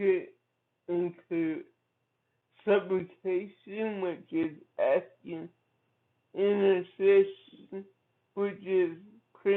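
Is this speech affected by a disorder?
Yes: cerebral palsy; from birth.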